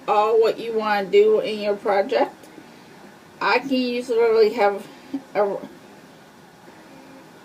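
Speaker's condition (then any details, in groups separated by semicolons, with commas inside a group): Cerebral palsy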